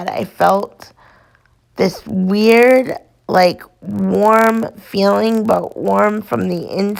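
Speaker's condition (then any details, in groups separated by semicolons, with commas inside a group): Cerebral palsy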